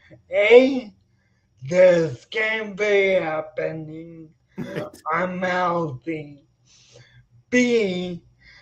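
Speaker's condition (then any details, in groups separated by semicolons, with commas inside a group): Spinocerebellar ataxia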